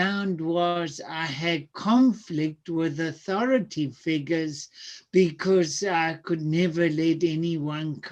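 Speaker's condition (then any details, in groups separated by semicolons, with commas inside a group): Cerebral palsy; severe birth complications; speech sounds atypical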